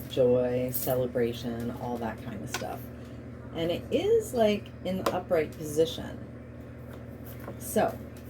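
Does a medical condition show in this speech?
No.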